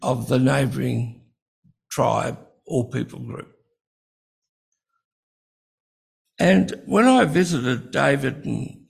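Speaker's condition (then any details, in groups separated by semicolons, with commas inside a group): Breathing-related speech difficulty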